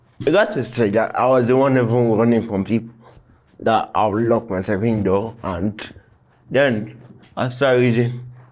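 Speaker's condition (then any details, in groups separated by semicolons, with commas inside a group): Cerebral palsy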